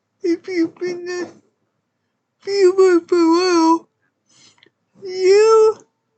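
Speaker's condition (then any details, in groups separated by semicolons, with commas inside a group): Cerebral palsy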